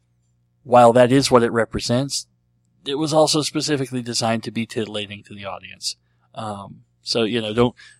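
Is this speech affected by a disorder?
Yes: cleft lip and palate; treated as a baby.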